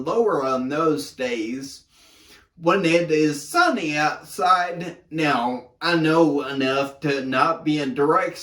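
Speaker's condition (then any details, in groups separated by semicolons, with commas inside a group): Brain injury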